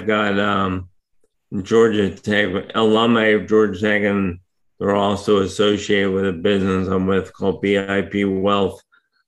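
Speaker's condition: ALS; diagnosed with ALS last year; uses power wheelchair for mobility; difficulty speaking for long periods

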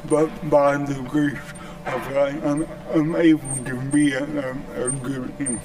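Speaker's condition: Cerebral palsy; unable to play sports in school; hard to understand, host repeats words for audio-only listeners, visibly struggling just to talk

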